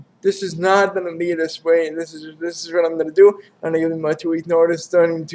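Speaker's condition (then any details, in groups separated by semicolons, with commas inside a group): Cerebral palsy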